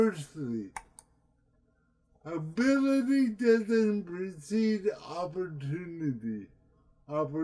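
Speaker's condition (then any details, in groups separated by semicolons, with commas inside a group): Cerebral palsy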